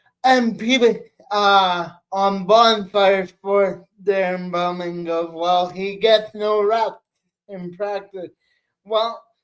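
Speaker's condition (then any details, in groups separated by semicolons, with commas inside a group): Cerebral palsy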